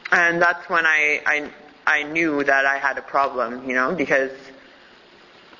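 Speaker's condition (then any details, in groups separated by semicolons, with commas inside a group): No condition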